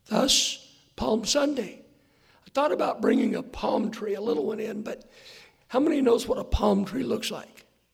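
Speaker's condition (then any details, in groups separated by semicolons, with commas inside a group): Hoarseness after vocal cord surgery; not smooth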